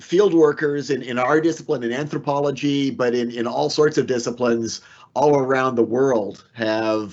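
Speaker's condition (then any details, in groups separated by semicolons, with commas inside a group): No condition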